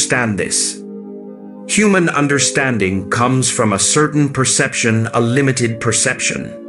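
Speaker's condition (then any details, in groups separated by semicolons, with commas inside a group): No condition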